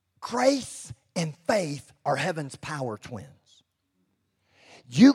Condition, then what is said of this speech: Cleft palate. I was born with a cleft lip and palate, never supposed to be able to speak.